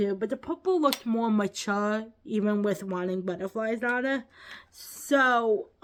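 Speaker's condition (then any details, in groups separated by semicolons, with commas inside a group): Cerebral palsy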